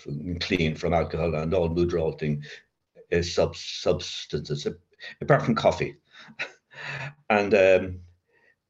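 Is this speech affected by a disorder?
Yes: covert stutter; severe childhood stutter, linked to adverse childhood experience, child guidance clinic, worse with teacher's punishment, covert since sobriety; still gets occasional blocks, uses voice as main working tool; stutters in mind more than aloud, avoids feared words, voice never feels own; here repeated sounds, prolonged sounds.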